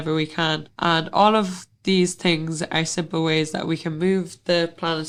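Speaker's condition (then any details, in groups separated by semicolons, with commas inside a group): No condition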